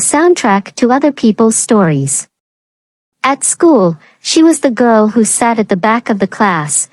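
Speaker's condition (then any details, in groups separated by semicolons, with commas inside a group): No condition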